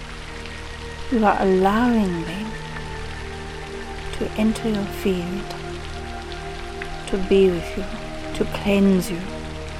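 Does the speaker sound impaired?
No.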